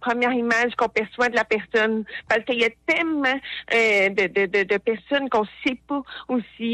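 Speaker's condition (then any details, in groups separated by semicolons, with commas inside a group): Hard of hearing; not very visible, daily obstacles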